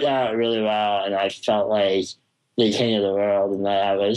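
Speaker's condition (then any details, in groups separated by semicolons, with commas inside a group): Spinal muscular atrophy; congenital progressive wasting, never walked, crawled or sat unassisted, wheelchair from age 2, little limb control; jaw and tongue weakness affects speech, sounds mumbly, sometimes difficult to understand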